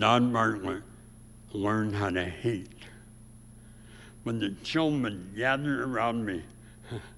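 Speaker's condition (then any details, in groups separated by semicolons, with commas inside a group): Severe speech impediment; about age 84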